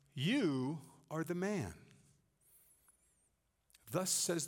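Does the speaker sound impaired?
No.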